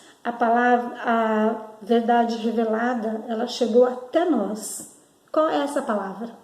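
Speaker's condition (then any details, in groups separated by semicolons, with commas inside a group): No condition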